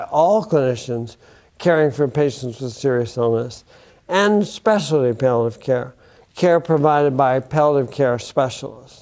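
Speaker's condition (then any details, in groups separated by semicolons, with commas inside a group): Bulbar onset ALS; affects speech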